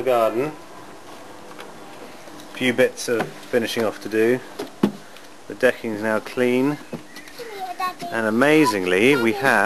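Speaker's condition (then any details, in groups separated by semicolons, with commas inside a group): No condition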